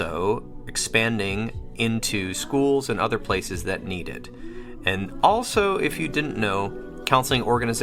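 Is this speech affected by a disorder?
No.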